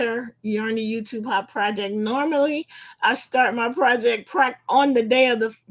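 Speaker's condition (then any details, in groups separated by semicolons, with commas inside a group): No condition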